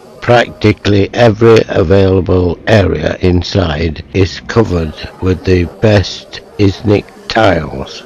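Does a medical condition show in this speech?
Yes: motor neuron disease.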